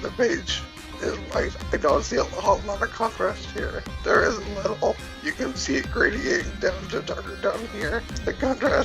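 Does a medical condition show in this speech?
Yes: cerebellar ataxia from brain tumour.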